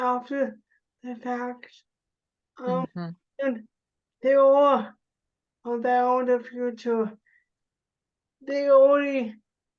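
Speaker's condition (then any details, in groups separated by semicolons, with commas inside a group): Cerebral palsy; spasticity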